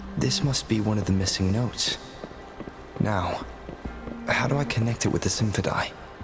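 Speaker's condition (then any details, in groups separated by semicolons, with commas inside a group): No condition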